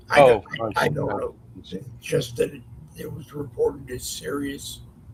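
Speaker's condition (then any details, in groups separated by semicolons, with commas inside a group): Parkinson's; Parkinson's-linked form; mouth affected at times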